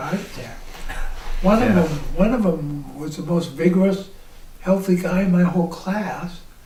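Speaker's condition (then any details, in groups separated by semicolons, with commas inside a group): ALS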